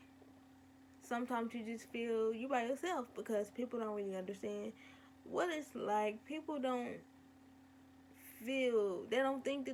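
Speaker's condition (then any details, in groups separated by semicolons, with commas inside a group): Cerebral palsy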